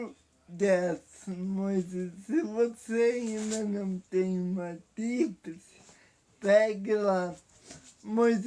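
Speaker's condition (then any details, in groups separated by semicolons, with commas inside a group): Paralysis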